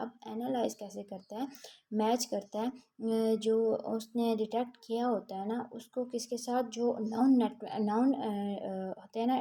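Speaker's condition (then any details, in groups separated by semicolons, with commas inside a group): No condition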